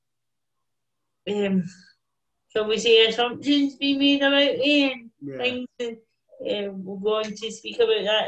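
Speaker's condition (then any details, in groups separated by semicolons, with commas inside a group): Cerebral palsy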